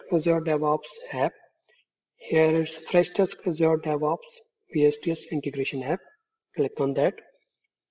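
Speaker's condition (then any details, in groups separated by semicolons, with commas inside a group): No condition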